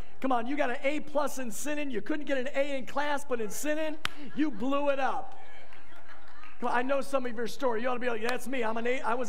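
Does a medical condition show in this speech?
No.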